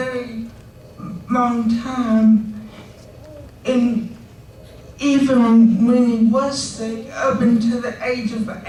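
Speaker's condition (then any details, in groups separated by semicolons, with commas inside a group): Cerebral palsy; wheelchair user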